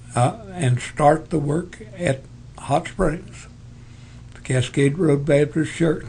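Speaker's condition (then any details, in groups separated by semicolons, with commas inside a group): Parkinson's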